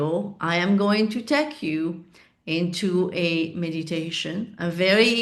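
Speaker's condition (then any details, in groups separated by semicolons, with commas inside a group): No condition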